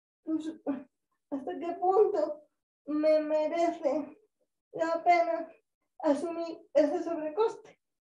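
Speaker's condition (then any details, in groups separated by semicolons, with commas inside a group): Cerebral palsy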